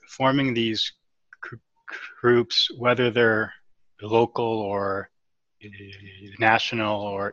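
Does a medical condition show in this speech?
Yes: stuttering; adult stuttering; stutters openly during recorded interview; part-word repetitions like c- c-, frequent uh interjections before words, breaks mid-word; here repeated sounds, blocks.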